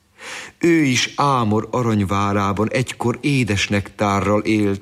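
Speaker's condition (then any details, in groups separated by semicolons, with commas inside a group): No condition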